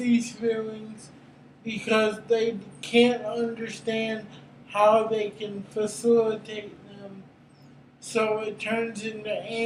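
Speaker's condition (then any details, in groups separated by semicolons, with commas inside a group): Cerebral palsy; brain injury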